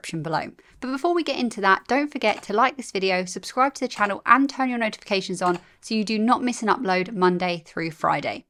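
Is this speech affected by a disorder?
No.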